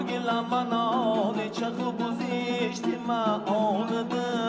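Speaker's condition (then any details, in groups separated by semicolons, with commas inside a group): No condition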